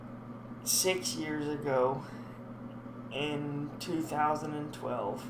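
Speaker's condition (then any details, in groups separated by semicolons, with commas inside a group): Cerebral palsy; speech sometimes affected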